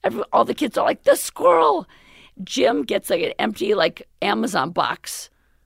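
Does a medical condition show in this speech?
Yes: left vocal cord paralysis, left unilateral; permanent left cord, near-fatal pneumonia two years ago, intubation, tracheostomy, feeding tube, steroid injections; recent type 1 thyroplasty with implant joining cords, may need another surgery, still hard to swallow; current voice temporary after recent surgery, could not talk or swallow during acute illness.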